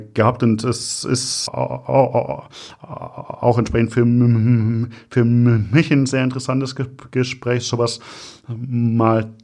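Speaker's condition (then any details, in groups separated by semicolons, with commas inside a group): Stuttering; developmental, lifelong, possibly inherited, father stuttered, brother fluent, logopedic speech therapy, constant since second grade; frequent word and part-word repetitions, many fillers Äh, broken-off words; repeated sounds, repeated words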